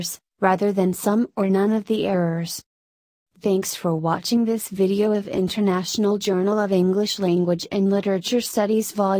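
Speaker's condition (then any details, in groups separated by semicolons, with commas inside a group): No condition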